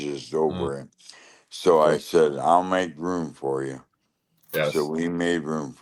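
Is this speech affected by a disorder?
Yes: lou Gehrig's disease (ALS).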